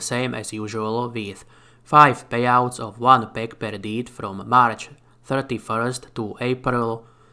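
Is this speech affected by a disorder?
No.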